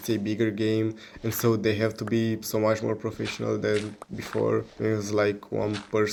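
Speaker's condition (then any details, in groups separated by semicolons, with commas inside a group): No condition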